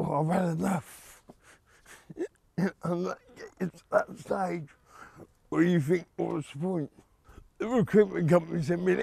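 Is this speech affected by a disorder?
Yes: cerebral palsy; speech affected, voice noticeably different.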